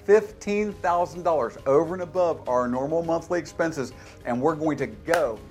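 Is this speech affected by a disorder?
No.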